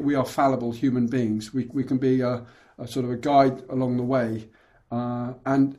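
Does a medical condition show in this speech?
No.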